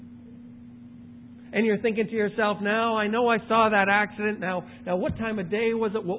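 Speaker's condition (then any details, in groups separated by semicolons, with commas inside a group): No condition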